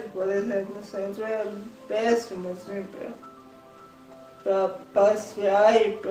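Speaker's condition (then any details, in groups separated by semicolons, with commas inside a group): Quadriplegic cerebral palsy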